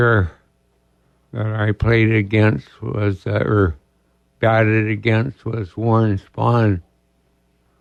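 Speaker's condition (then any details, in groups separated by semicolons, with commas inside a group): ALS; diagnosed about two years ago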